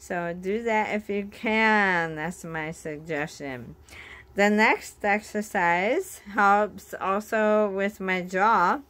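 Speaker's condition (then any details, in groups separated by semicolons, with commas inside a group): Bulbar ALS, bulbar onset; daily tongue, lip and face exercises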